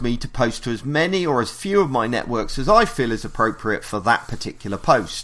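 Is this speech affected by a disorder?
No.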